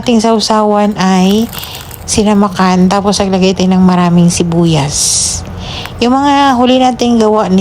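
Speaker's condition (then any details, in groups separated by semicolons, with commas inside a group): No condition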